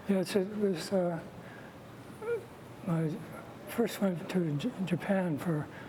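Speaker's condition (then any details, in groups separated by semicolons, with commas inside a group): Parkinson's disease; affects whole body; about 17 years, diagnosed 10-12 years ago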